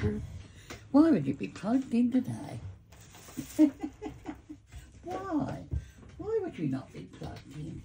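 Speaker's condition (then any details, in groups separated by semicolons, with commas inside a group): No condition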